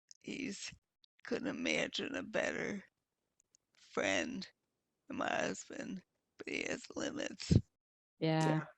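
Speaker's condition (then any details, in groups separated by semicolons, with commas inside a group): Multiple sclerosis; progressive form; uses wheelchair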